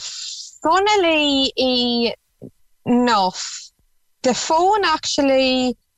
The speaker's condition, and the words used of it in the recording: Stuttering. If I feel that they are in like a rush, like to get me to speak quicker, I will stutter a lot more.